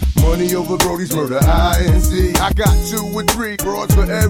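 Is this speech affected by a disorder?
No.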